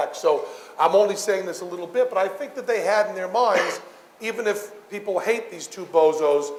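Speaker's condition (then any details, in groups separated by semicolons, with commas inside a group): No condition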